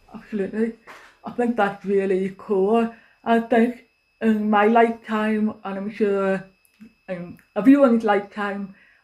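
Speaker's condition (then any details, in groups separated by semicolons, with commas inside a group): Deafness; cannot use telephone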